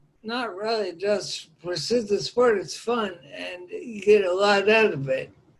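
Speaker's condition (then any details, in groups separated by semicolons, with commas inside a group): Ataxia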